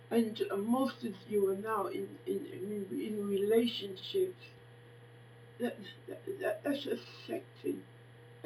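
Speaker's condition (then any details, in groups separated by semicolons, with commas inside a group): Facial palsy; can barely hear own speech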